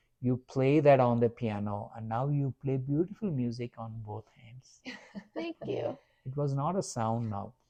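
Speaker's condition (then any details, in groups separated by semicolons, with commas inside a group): No condition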